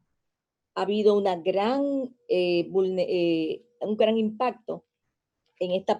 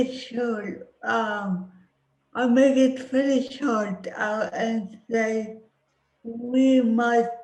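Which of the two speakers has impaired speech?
The second: cerebral palsy; speech impediment.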